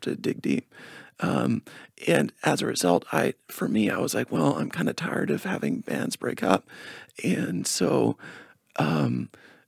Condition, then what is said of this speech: Spasmodic dysphonia. The reason why I don't talk in a lower voice all the time is it's not as consistent.